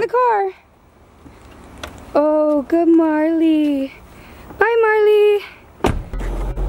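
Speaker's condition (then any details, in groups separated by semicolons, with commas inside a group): No condition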